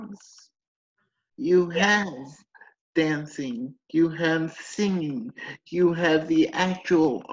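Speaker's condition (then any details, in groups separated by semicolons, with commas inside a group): Cerebral palsy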